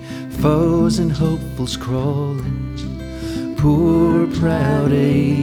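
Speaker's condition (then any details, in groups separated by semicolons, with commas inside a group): No condition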